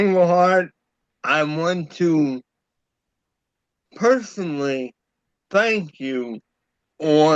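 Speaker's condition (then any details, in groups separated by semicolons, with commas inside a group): Cerebral palsy; about a year after a stroke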